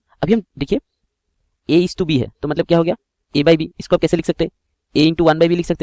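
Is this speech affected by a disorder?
No.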